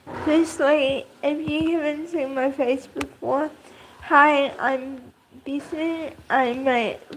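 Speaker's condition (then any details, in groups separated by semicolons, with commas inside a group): Cerebral palsy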